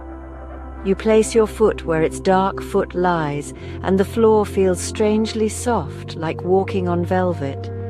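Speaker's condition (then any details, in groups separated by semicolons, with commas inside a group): No condition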